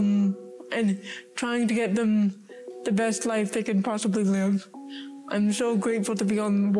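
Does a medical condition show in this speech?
Yes: cerebral palsy; from birth, legs and left arm, leg ligament-lengthening surgery; electric wheelchair, previously walker; some speech affected, childhood speech therapy, newborn breathing help.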